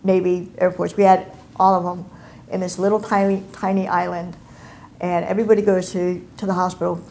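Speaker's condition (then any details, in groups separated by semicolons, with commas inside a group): Cleft palate and cleft lip; congenital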